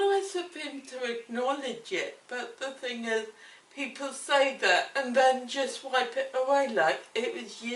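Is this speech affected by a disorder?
Yes: cerebellar ataxia; affects coordination, speech and swallowing, curvature; diagnosed in childhood, aqua therapy, weekly keep fit.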